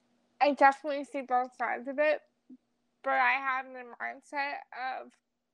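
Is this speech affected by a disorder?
Yes: cerebral palsy; lifelong, wheelchair user, able to stand only with someone supporting weight; uses wheelchair.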